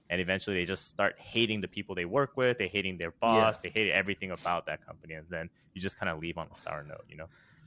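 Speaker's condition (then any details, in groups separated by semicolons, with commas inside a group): No condition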